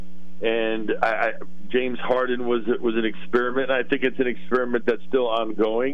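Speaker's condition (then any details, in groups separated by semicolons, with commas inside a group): No condition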